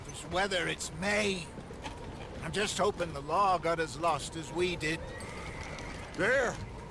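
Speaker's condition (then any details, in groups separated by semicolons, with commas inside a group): No condition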